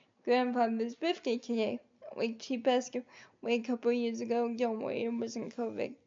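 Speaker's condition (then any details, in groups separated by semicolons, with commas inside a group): Cerebral palsy; able to articulate and speak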